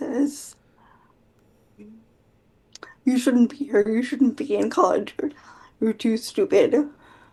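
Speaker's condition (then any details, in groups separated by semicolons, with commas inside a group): Quadriplegic cerebral palsy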